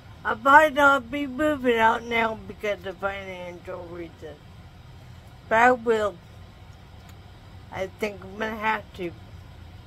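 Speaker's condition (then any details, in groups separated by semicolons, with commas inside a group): Traumatic brain injury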